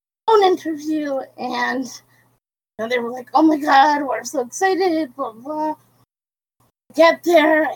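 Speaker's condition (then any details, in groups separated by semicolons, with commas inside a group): Cerebral palsy; diagnosed about age one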